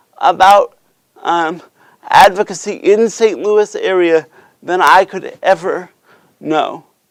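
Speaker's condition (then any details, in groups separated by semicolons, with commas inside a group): Cerebral palsy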